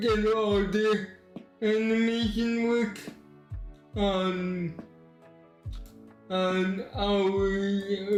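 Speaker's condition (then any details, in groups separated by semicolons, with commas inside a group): Cerebral palsy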